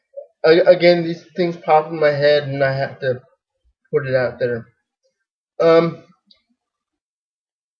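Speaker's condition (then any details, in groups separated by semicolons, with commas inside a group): Cerebral palsy, spastic diplegia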